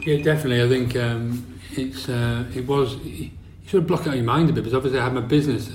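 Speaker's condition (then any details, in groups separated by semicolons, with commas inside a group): Parkinson's disease; degenerative neurological condition, brain lacks dopamine, symptoms about three years before diagnosis, no cure; quieter, mumbles a lot, new since onset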